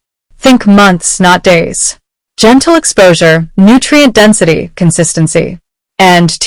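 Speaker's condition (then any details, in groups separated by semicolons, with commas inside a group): No condition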